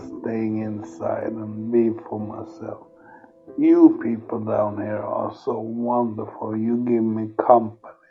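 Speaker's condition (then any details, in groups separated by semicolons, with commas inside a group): Multiple sclerosis; progressive form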